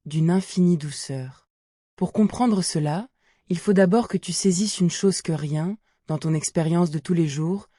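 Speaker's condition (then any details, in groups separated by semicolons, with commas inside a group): No condition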